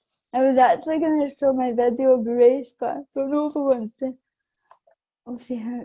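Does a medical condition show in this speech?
Yes: cerebral palsy; affects balance.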